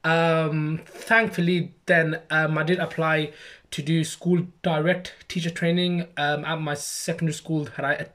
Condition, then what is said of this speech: Stuttering. One of the things that I really struggle with to begin with is just saying my name.